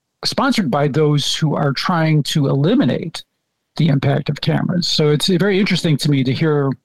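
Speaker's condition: No condition

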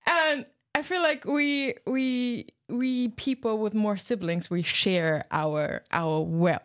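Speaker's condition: No condition

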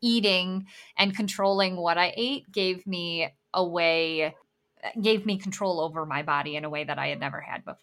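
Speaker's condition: Bilateral cleft lip and palate; congenital

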